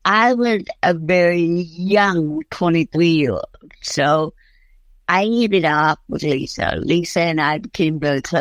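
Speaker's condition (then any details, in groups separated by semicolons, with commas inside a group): Cerebral palsy; since early childhood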